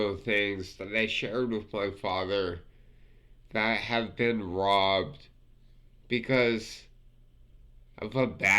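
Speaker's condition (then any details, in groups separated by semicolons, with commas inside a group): Multiple sclerosis; affects fingers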